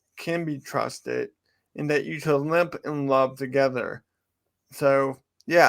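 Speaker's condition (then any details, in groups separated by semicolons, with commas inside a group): Cerebral palsy; from birth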